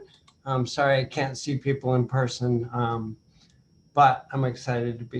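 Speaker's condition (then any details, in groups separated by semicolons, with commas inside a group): Bulbar onset ALS, mild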